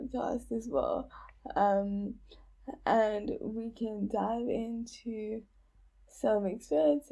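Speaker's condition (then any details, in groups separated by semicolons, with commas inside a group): Cerebral palsy; motorized wheelchair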